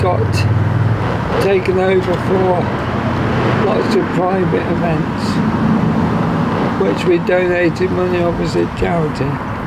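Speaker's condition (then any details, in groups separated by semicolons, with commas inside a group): Motor neurone disease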